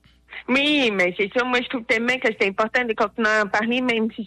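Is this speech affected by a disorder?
Yes: hard of hearing; disability not very noticeable to others.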